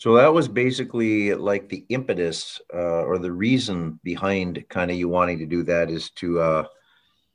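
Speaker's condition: No condition

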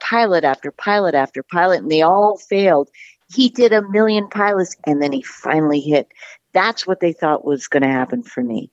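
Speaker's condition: No condition

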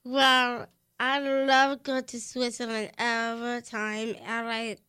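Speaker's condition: Down syndrome; extra 21st chromosome, present from conception

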